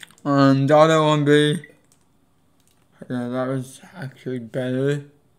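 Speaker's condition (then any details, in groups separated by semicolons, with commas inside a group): Cerebral palsy; affects legs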